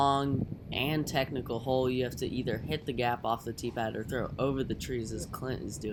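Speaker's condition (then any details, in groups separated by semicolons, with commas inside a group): No condition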